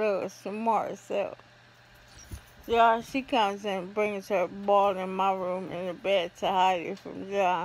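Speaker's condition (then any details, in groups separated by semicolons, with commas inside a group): ALS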